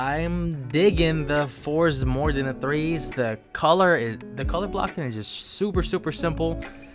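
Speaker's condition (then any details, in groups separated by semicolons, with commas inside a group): No condition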